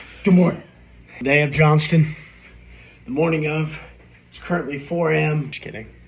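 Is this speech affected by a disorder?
No.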